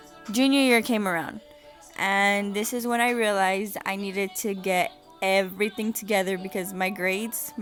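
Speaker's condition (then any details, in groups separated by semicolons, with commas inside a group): No condition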